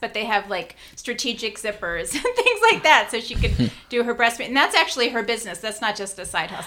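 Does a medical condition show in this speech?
No.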